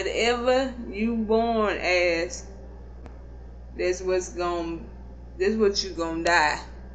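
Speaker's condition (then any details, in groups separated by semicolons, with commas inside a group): Cerebral palsy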